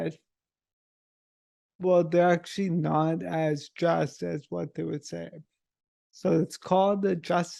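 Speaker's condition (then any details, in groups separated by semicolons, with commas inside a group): Multiple sclerosis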